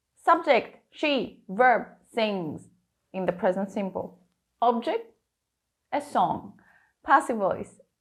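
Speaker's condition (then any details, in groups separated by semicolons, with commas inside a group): No condition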